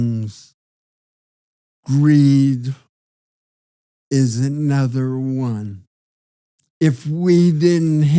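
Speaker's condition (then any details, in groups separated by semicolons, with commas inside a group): Parkinson's disease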